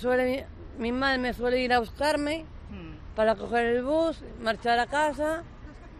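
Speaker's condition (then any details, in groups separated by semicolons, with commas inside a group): Down syndrome; intellectual disability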